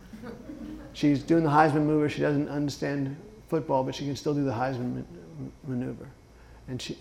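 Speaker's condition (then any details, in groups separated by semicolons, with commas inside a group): Parkinson's disease; timed medication with alarm, exercise beyond comfort zone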